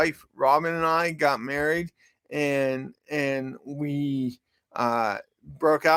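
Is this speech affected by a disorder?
Yes: cerebral palsy; from birth.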